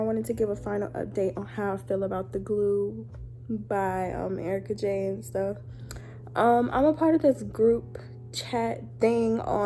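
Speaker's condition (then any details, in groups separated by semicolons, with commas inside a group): No condition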